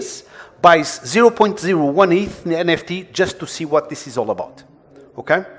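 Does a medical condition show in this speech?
No.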